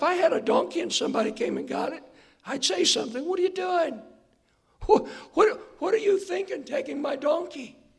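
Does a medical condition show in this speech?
Yes: hoarseness after vocal cord surgery; post-surgery check few days ago, surgeon says vocal cords look much better, straight lines.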